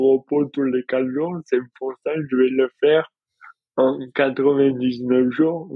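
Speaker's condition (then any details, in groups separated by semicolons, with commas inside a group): Dystonia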